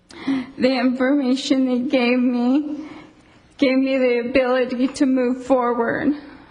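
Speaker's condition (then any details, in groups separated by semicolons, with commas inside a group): ALS; diagnosed about six weeks ago; speech audibly affected, swallowing and breathing issues, worsening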